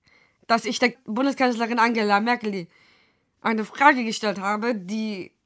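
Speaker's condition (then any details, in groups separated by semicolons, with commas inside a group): Down syndrome; wears pacemaker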